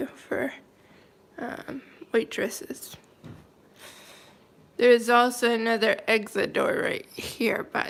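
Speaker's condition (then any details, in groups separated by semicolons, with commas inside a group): Cerebral palsy, mild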